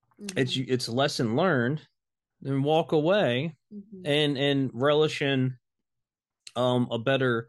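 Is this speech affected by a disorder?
No.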